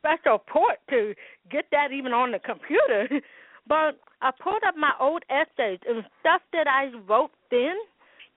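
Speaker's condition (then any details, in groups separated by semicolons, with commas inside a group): Hearing loss with speech impediment; congenital hearing loss, umbilical cord wrapped around neck at birth, hearing aids since 15 months; speech impediment caused by hearing loss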